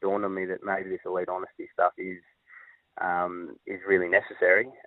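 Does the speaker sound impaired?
No.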